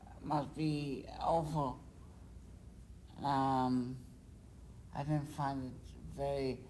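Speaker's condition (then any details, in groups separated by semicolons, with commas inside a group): Progressive supranuclear palsy; early stage, lost piano ability, in speech therapy; trouble talking, therapy for breathing and simple phrases, tires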